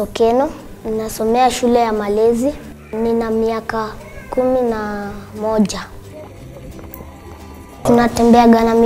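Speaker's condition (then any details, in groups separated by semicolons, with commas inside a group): No condition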